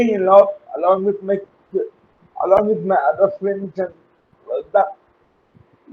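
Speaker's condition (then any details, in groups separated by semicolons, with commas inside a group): Cerebral palsy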